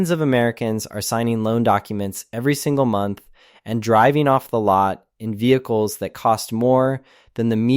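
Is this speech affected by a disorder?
No.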